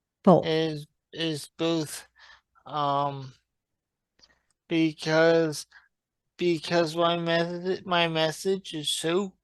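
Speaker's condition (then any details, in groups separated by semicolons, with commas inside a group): Traumatic brain injury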